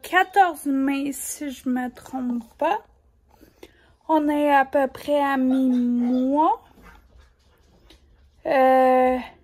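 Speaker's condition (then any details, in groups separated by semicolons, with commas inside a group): Ataxia; degenerative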